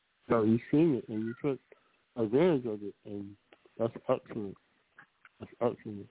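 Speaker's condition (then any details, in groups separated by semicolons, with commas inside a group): Muscular dystrophy; voice sounds kind of distorted due to trach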